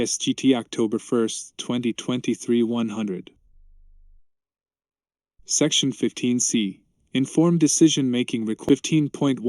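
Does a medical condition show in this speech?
No.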